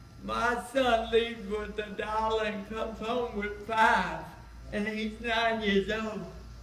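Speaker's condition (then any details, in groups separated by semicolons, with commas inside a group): Cerebral palsy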